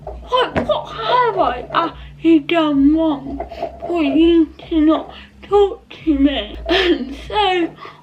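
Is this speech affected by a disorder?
Yes: cerebral palsy; not quadriplegic.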